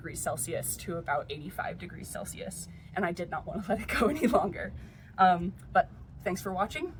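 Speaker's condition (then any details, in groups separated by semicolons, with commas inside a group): No condition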